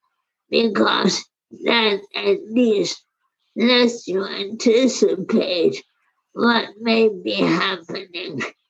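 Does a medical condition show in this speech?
Yes: primary lateral sclerosis; primary lateral sclerosis at least 20 years, age 80, wheelchair use, dr. Levitz at Lehigh Neurology, dr. Macken; slurred speech, difficulty swallowing, speech too affected to continue working.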